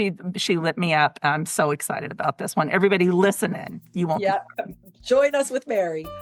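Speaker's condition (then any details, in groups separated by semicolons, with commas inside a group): No condition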